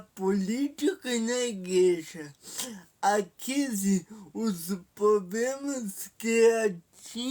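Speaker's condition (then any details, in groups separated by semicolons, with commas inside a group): Paralysis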